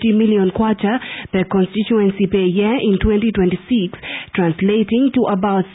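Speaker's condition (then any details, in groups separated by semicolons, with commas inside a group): No condition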